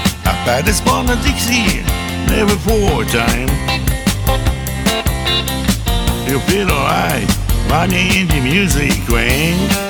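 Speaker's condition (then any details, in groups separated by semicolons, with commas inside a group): No condition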